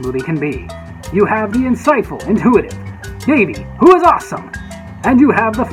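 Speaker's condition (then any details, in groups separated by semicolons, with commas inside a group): No condition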